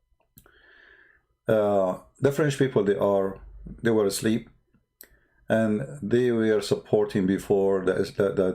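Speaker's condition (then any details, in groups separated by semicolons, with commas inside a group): No condition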